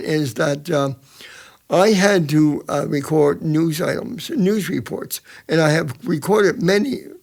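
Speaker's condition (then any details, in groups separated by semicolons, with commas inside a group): Cerebral palsy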